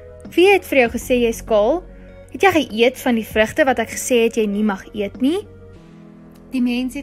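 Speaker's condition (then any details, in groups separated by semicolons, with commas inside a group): No condition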